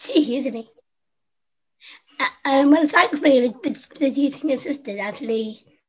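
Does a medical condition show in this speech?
Yes: Down syndrome; learned to speak by copying younger sister Susie, second top grade and b in French speaking.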